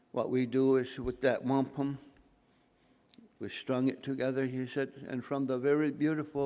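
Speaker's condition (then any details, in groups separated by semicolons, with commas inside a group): No condition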